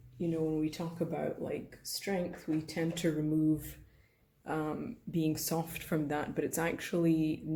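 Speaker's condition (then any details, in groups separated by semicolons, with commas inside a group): No condition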